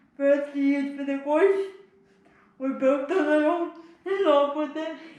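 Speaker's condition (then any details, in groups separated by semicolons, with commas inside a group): Spastic cerebral palsy; can speak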